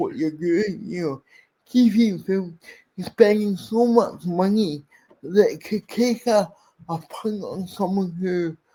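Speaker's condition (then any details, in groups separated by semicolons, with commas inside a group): Cerebral palsy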